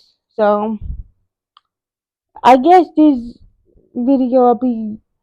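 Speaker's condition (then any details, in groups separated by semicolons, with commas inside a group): Cerebral palsy; wheelchair user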